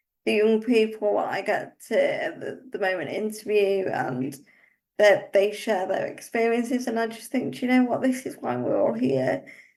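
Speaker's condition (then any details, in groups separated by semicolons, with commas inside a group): Cerebral palsy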